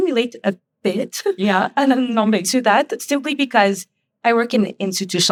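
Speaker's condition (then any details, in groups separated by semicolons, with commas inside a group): No condition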